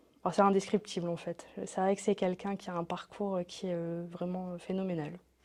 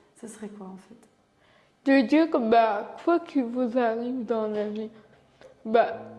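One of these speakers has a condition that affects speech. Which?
The second: cerebral palsy; from birth, uses wheelchair; age 25.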